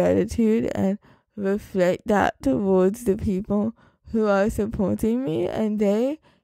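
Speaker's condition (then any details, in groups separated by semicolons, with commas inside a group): Cerebral palsy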